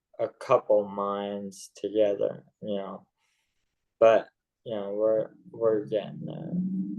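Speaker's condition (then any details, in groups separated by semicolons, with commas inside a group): ALS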